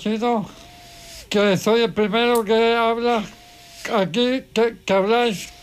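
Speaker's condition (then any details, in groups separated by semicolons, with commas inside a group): ALS; amyotrophic lateral sclerosis, light weight, needs hoist to get into bed, help clearing secretions and phlegm; voice described by host as impressive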